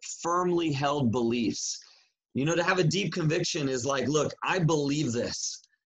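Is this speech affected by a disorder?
No.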